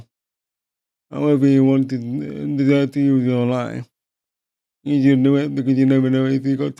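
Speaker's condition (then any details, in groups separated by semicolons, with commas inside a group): Paralysis after childhood accident; brain bleed and stroke at age five, cerebral palsy, paralyzed; lifelong since age five; speech impaired, formerly much worse, had speech therapy, tube-fed months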